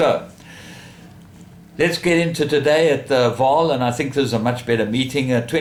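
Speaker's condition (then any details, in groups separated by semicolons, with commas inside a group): No condition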